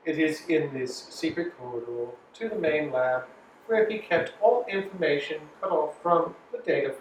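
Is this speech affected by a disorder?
No.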